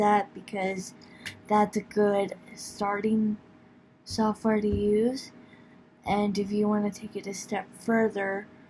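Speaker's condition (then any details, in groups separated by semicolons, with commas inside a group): Cerebral palsy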